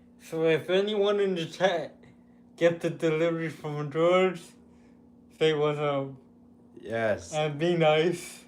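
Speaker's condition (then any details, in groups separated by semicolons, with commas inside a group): Cerebral palsy; with developmental delay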